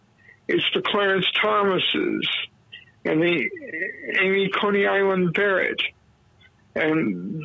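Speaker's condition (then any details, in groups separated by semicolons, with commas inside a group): Cerebral palsy; newborn chest compressed on inhaling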